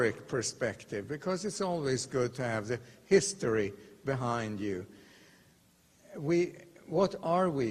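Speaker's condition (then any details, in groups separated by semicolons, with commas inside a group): No condition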